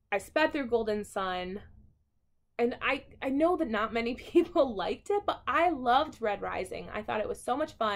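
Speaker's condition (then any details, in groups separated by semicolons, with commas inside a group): No condition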